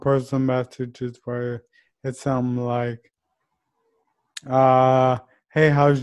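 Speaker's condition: ALS; dictation differences

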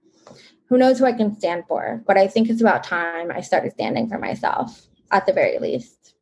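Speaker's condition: Hearing loss; sometimes lisp, others comment on way of speaking, asks for captions, repetition, louder speech

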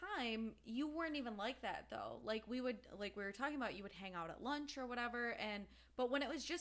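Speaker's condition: No condition

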